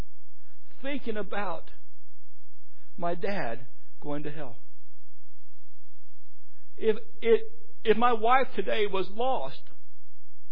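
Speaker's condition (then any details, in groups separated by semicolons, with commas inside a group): Stuttering; speech worse when really tired; repeated sounds, blocks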